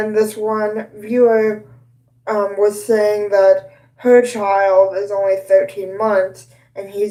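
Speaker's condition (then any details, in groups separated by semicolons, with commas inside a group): Cerebral palsy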